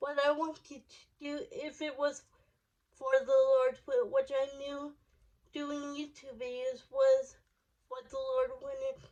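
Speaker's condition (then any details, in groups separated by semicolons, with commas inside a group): Cerebral palsy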